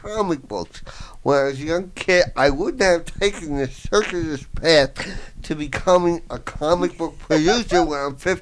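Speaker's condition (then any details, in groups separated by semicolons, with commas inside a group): Voice box damage, traumatic brain injury; voice box partially damaged by fireman's trach tube, traumatic brain injury from smoke inhalation in fire; tbi found 3-4 years ago, rehabilitation services, fine motor loss, half lung capacity lost, cannot handwrite; difficulty talking, lost singing voice, slight speech impediment, listeners misjudge as mentally impaired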